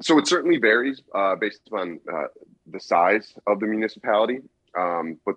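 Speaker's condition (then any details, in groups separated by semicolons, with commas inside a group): No condition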